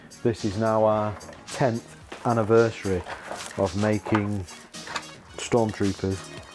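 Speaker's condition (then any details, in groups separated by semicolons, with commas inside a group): No condition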